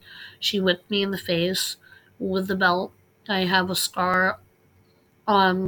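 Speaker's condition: Cleft lip and palate, unilateral cleft lip and palate; childhood speech impediment, slow speech development, audible heavy breathing or wheezing heard over words

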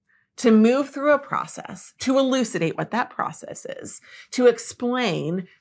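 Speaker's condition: No condition

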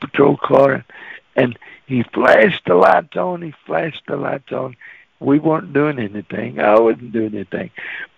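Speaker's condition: Cerebral palsy; staggers when walking

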